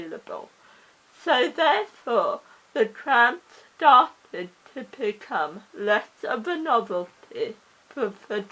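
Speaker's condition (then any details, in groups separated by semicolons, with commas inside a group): Cerebral palsy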